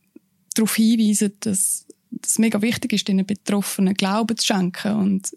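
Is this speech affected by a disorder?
No.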